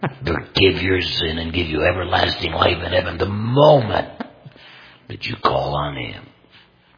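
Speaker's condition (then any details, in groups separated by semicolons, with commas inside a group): Total laryngectomy, complete laryngectomy, voice prosthesis; speaks through voice prosthesis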